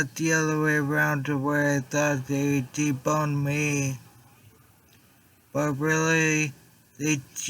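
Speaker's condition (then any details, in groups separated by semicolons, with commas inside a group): Traumatic brain injury; car accident; was in coma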